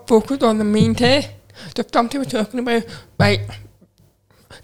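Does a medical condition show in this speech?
Yes: profound deafness, cochlear implant; learned to listen through implant, sign language learned around age 16; getting tired, following conversations exhausting; learned to talk before sign language, speaks to hearing people, signs to deaf people.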